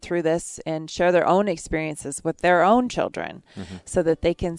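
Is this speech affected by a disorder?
No.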